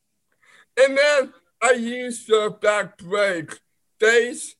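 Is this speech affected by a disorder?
Yes: Down syndrome; intellectual disability, brain processing issue, heart repair at 5 months for two holes, ear surgeries.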